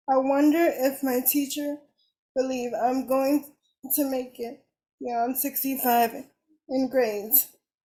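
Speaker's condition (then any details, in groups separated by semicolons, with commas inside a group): Cerebral palsy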